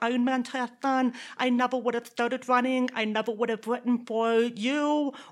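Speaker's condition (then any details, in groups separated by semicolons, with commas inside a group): Deafness; born in Texas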